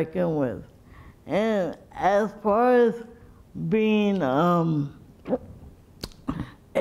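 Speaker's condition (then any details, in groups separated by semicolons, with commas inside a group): Cerebral palsy; breathing problems from sleep apnea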